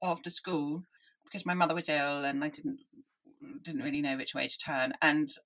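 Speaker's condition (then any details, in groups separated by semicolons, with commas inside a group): Deafness; hopeless and unwieldy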